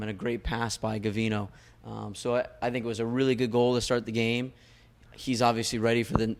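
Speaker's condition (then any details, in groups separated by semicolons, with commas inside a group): No condition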